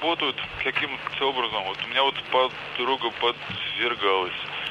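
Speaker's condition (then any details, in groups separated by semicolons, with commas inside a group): Stuttering, mild; stutter since childhood, phone caller; brief on-air relaxation and repeat-after-me suggestion session by Юрий Лонго, host suggests on-air, phone anxiety adding; slight stutter, fluent repeating suggested phrases, caller expects fluency to last only an hour; blocks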